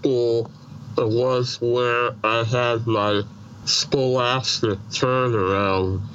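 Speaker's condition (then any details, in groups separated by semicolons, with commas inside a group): Treacher Collins syndrome, severe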